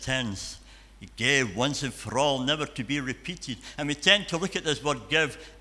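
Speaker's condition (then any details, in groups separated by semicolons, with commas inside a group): Cleft palate and cleft lip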